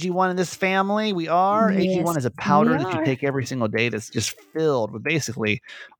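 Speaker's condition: No condition

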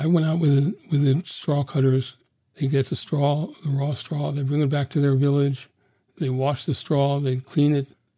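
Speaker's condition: Parkinson's; Parkinson's diagnosed at age 62, died a few months after recording; progressing rapidly, body failing during travel in Spain and Cuba, no longer able to travel

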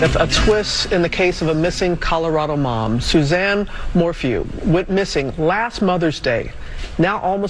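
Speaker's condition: No condition

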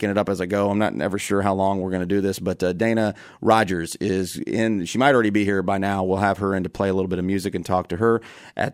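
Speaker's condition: No condition

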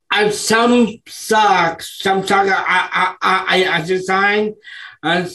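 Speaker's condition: Down syndrome; congenital, not known before birth, intestinal bypass surgery day three, open heart surgery under three months, two heart holes

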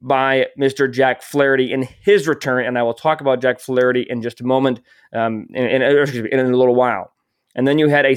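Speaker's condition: No condition

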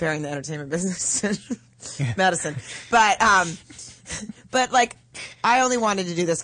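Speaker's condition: No condition

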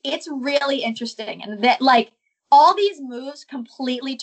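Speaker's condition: No condition

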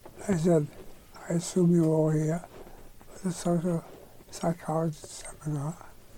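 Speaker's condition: ALS; ALS diagnosed by specialist neurologist, breathlessness near Charles River Boston, walking problems

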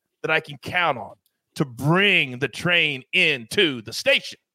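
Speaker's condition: No condition

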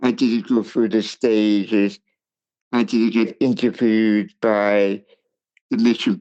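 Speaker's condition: Cerebral palsy; speech impairment

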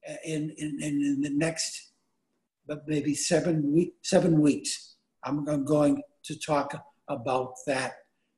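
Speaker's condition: Aphasia after stroke; still improving daily

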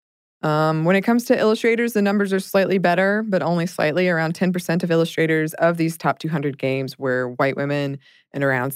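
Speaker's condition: No condition

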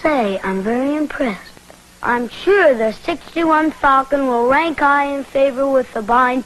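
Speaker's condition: No condition

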